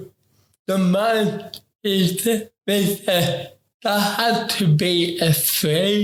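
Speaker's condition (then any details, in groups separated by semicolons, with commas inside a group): Ataxic cerebral palsy; ataxic form, affects coordination, movement, posture, balance; affects talking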